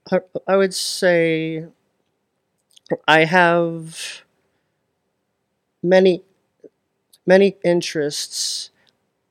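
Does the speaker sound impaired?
Yes: stuttering; long-standing stutter, present through school years; here repeated sounds, prolonged sounds, blocks.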